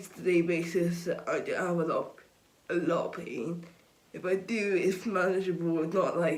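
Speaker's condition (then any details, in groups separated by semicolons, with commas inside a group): Cerebral palsy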